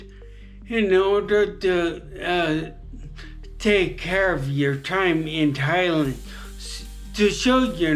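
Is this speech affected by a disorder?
Yes: traumatic brain injury; very debilitating.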